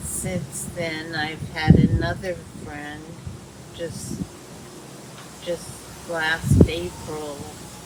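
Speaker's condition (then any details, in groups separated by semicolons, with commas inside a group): Dysarthria; speech worsening, still communicates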